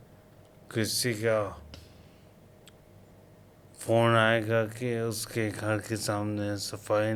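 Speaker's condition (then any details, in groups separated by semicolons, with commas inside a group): Coma after road accident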